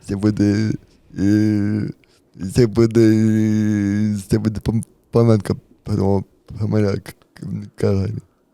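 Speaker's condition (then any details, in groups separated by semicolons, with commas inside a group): Cerebral palsy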